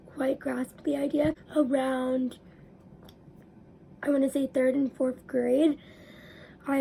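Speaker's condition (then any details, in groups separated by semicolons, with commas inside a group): Cerebral palsy; speech delay and issues, raspy voice, big breaths between sentences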